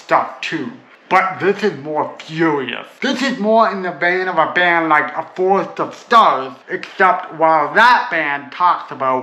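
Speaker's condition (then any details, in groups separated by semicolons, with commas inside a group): Cerebral palsy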